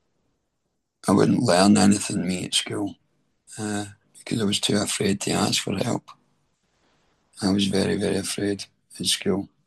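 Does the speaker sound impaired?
Yes: throat cancer treatment effects; stage 4 throat cancer 6.5 years into recovery, chemo, radiotherapy, tracheostomy, neck nerves repaired, remission 2.5 years; throat pain after chemo, managed with doctor's medication; voice changed by throat cancer and treatment, deep voice.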